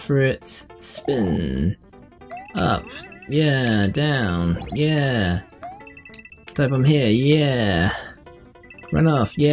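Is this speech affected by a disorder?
No.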